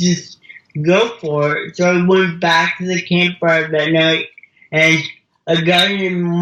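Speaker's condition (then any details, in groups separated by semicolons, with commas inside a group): Cerebral palsy; mild speech impediment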